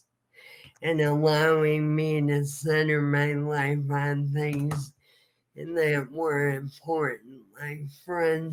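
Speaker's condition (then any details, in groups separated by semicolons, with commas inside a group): ALS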